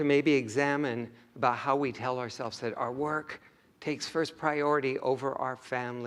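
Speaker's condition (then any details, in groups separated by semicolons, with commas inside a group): No condition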